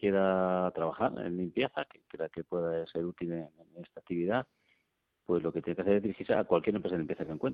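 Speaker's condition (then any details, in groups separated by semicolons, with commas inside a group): No condition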